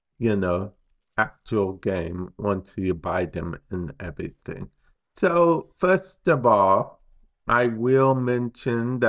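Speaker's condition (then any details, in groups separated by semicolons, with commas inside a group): Cerebral palsy; affects speech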